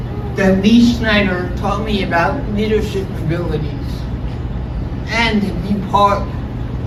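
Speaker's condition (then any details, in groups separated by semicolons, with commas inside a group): Cerebral palsy; with hearing loss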